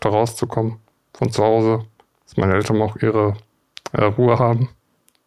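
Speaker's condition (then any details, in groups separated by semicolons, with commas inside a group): Duchenne muscular dystrophy; unable to play football in real life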